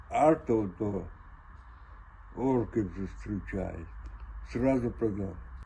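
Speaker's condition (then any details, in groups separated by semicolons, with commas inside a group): Cerebral palsy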